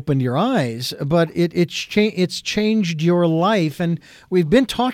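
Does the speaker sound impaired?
No.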